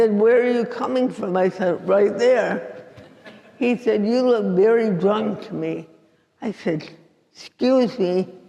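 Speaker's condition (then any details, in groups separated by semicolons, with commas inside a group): Cerebral palsy; affects walking and speech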